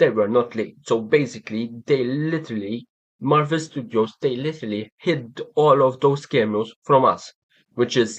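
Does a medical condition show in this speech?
No.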